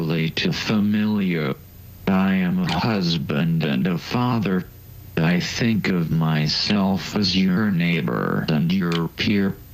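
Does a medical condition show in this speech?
Yes: ALS, through a speech-generating device; bulbar onset, then rapid loss of limb control; cannot feed self, needs equipment and constant care; slowed, slurred speech as first symptom.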